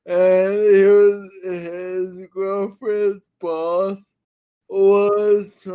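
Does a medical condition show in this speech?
Yes: Friedreich's ataxia.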